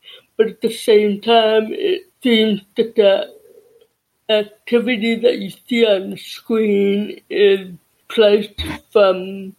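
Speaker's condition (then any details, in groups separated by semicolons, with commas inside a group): Deafness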